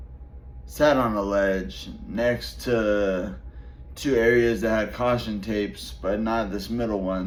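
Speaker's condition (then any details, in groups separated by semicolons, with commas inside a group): Traumatic brain injury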